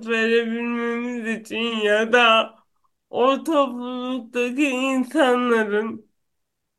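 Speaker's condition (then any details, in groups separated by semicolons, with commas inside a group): Cerebral palsy; affects gross and fine motor muscle systems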